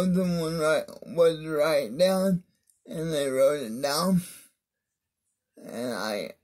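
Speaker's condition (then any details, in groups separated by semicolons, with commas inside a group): Cerebral palsy, spastic diplegia, mild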